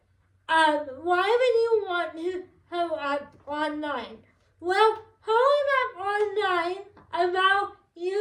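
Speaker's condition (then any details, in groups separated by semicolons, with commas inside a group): Cerebral palsy, spastic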